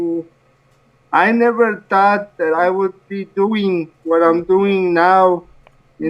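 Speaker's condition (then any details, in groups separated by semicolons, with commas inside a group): Cerebral palsy; from birth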